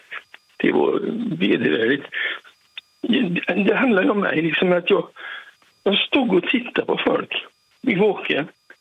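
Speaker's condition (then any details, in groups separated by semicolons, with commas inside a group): Parkinson's; 40-50 tablets daily, considering dropping some tablets; ICU about two months ago around operation, oxygen via mask half a day, throat affected; hard to speak at times, trouble getting voice out properly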